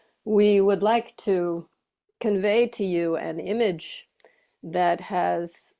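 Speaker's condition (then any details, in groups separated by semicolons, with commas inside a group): No condition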